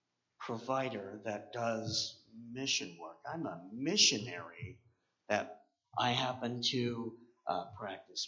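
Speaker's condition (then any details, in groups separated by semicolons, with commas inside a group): Cleft palate; congenital cleft palate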